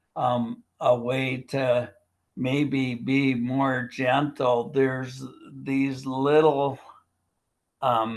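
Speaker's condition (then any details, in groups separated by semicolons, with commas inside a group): Primary lateral sclerosis, bulbar onset; upper motor neuron bulbar type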